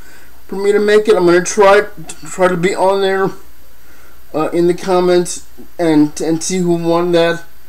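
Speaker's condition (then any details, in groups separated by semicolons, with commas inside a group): Cerebral palsy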